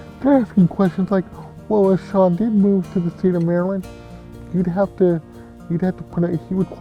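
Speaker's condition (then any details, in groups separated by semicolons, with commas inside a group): Cerebral palsy; from birth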